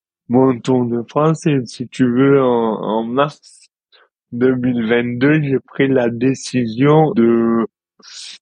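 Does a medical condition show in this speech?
Yes: dystonia; present since birth.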